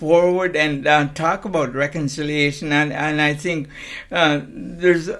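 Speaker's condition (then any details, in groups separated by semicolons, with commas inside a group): Cerebral palsy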